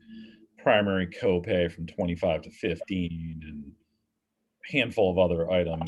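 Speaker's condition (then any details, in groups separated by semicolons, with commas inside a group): No condition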